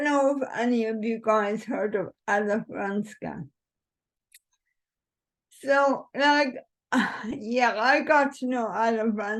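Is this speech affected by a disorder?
Yes: cerebral palsy.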